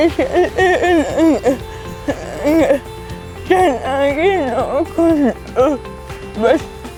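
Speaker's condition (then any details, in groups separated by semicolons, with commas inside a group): Cerebral palsy; long-term speech and language therapy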